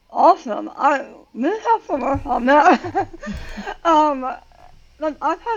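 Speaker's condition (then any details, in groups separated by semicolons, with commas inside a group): Tongue cancer surgery; most of tongue removed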